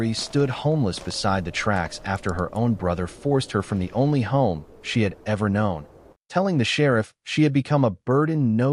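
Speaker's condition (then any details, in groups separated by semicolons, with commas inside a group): No condition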